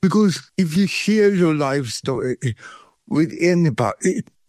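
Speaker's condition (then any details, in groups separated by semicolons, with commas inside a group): Cerebral palsy; pain returns in Sweden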